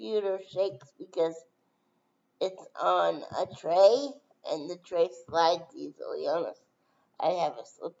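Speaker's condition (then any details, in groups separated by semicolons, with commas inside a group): Brain injury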